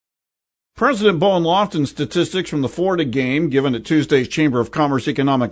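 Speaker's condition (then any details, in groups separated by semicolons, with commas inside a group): No condition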